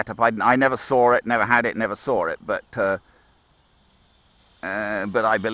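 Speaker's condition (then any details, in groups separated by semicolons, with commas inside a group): No condition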